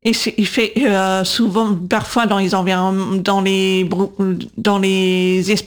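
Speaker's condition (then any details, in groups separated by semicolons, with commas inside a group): Profound congenital deafness, congenital, due to cytomegalovirus (CMV); cochlear implants left 8.5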